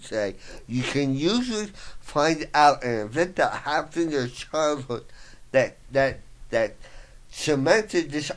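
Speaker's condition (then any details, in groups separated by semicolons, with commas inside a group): Voice box damage, traumatic brain injury; voice box partially damaged by fireman's trach tube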